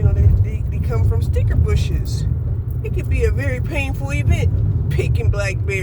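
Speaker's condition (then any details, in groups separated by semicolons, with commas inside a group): No condition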